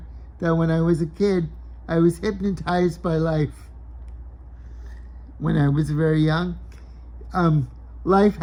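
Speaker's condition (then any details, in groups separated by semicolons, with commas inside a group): Cerebral palsy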